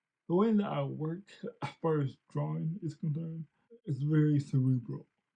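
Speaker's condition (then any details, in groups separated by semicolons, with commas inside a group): Cerebral palsy; since birth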